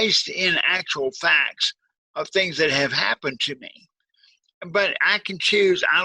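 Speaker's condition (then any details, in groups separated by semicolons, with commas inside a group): Cerebral palsy, severe; quadriplegic, wheelchair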